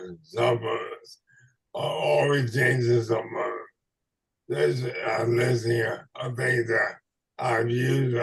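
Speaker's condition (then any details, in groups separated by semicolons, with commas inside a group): ALS/MND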